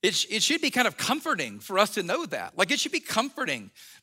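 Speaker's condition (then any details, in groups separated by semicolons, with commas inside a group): No condition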